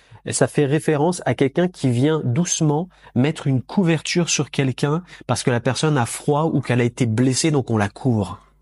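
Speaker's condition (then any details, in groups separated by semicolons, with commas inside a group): No condition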